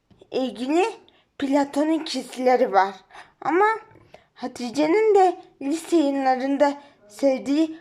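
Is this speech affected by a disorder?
Yes: cerebral palsy.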